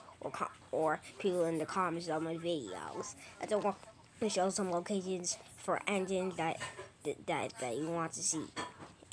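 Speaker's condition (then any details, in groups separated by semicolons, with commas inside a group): No condition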